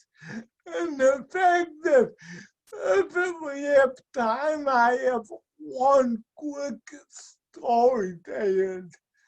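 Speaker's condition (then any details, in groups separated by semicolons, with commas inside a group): Speech and mobility impairment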